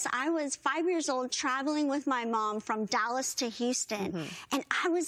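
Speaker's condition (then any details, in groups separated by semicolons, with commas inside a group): Bilateral cleft lip and palate, severe; poor childhood speech, needed interpreters to speak, strong singing voice, not expected to hear or speak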